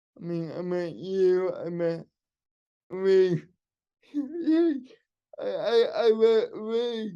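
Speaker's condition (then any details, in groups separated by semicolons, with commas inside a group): Cerebral palsy; wheelchair user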